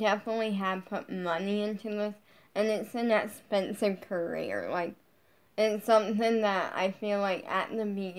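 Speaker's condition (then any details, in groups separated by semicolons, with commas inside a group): Brain injury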